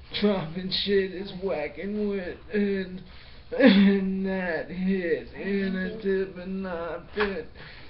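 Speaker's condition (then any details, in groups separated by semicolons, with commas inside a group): Brain injury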